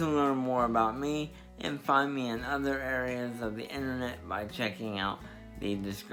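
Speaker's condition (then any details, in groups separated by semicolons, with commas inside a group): Spastic diplegia cerebral palsy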